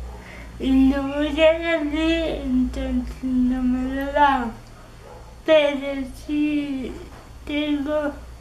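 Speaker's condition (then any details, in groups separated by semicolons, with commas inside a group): Cerebral palsy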